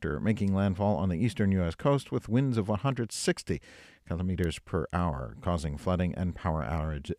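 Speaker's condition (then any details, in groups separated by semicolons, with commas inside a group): No condition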